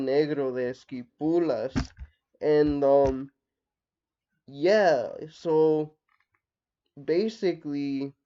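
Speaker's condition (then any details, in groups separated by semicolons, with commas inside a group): Cerebral palsy, mixed, mild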